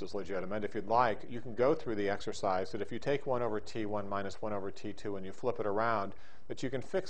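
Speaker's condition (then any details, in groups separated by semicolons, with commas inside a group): No condition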